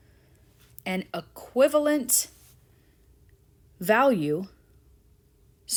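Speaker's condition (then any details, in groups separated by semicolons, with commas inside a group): No condition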